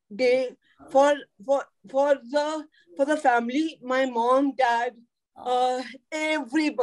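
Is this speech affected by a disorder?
Yes: cerebral palsy; floppy limbs.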